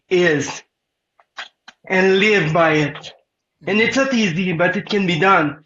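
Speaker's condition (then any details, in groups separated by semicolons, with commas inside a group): Cerebral palsy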